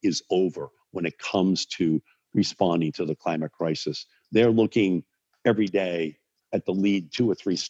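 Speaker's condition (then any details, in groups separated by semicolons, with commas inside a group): No condition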